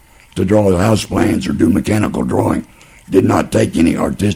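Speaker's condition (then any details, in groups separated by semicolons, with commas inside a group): Laryngeal cancer; about 12 years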